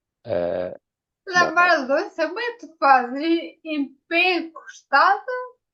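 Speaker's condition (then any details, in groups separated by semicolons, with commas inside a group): Ataxia after brain injury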